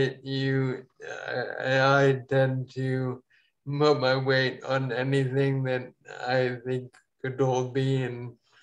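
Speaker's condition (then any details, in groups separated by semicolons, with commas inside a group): Ataxia; falls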